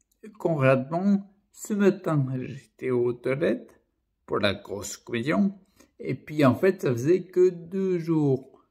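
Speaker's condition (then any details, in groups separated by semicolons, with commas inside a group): Primary progressive multiple sclerosis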